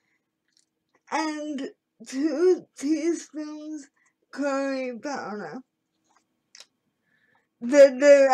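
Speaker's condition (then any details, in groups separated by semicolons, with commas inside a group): Cerebral palsy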